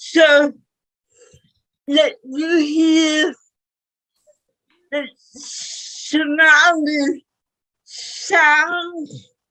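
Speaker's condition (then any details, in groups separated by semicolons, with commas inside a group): Cerebral palsy; hearing impaired; speech impairment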